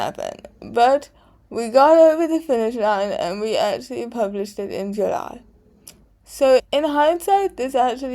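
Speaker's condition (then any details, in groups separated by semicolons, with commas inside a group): Cerebral palsy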